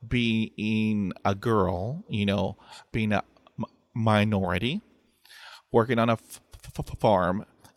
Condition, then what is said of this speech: Stuttering. I still stutter, but I have a great icebreaker, okay?